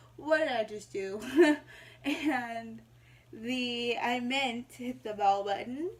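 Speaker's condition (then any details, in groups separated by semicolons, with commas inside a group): Mild cerebral palsy; mild, walks without aids, had surgery; mild, no longer uses cane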